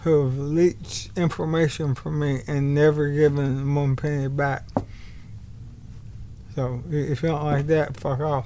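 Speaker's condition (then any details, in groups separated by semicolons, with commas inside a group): ALS; speech degraded, barely able to talk, half-breath capacity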